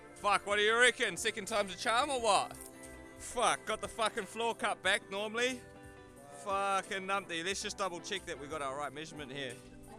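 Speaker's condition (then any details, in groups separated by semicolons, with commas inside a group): No condition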